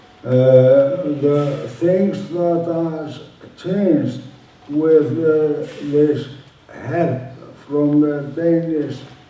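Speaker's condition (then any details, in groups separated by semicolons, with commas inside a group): Motor neuron disease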